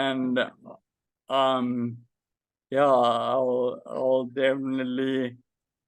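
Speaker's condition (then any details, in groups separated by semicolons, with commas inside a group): Friedreich's ataxia; does voice exercises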